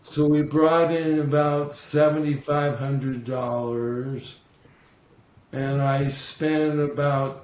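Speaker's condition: ALS; ongoing

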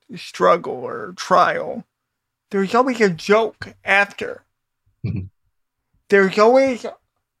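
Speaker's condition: Cerebral palsy; lifelong, has had to adapt entire life; vocal ability might be a little different

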